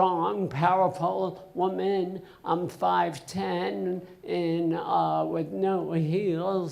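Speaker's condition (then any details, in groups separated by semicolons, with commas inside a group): Essential tremor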